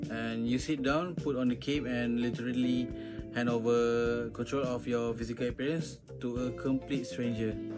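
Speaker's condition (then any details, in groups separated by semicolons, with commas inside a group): No condition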